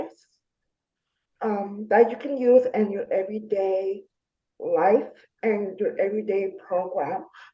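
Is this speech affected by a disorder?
Yes: spastic diplegia cerebral palsy.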